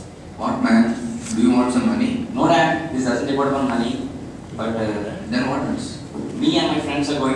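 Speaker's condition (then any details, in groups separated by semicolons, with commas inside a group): No condition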